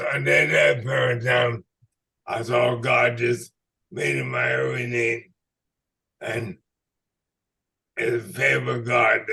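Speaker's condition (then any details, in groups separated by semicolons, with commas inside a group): ALS/MND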